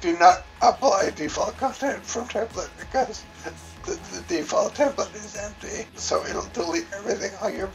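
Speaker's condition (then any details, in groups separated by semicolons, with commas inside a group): Cerebellar ataxia from brain tumour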